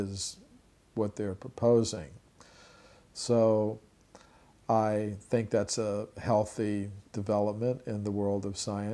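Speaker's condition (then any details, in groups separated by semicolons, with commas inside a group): No condition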